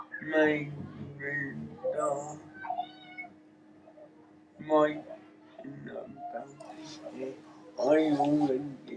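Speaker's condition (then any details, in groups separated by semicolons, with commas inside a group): Cerebral palsy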